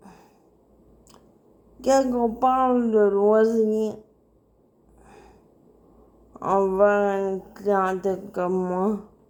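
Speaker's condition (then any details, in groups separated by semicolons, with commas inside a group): Cerebral palsy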